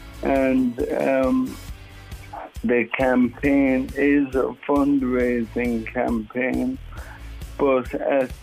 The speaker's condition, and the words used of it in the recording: ALS (motor neuron disease). It's obviously affected your voice.